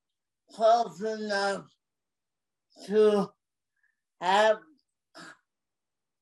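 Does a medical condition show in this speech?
Yes: cerebral palsy; cerebral palsy from birth, uses motorized wheelchair.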